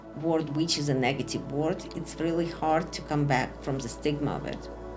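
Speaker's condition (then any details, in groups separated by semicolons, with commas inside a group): No condition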